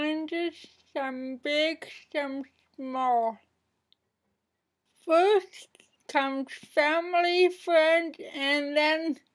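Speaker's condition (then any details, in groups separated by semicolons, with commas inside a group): Cerebral palsy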